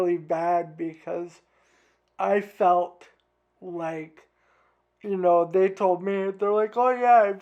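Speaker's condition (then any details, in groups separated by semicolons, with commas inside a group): Cerebral palsy; from birth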